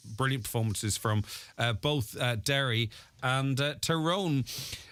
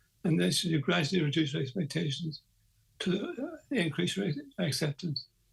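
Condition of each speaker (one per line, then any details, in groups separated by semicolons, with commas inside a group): No condition
Parkinson's; early onset, deep brain stimulation, two leads implanted; diagnosed age 48, deep brain stimulation; voice dramatically impaired, does not talk well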